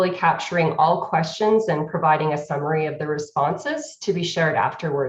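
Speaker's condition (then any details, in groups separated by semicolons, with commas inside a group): No condition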